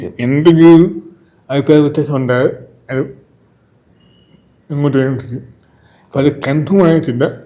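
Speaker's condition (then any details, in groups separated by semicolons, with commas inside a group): Cerebral palsy; from birth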